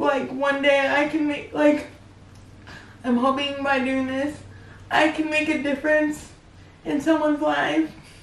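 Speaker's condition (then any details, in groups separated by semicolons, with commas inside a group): Cerebral palsy; able to talk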